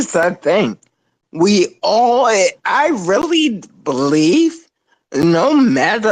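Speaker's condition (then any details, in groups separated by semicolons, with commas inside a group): Spinocerebellar ataxia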